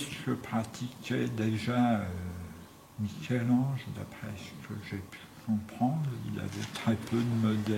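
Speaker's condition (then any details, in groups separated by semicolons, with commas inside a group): Tongue cancer; tracheostomy after surgery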